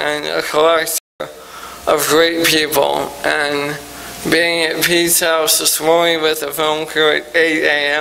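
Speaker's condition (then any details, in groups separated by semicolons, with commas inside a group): ALS; recently diagnosed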